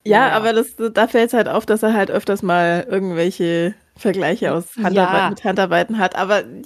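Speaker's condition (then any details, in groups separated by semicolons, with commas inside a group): No condition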